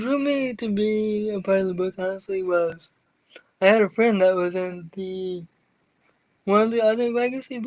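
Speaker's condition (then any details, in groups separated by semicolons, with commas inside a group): Cerebral palsy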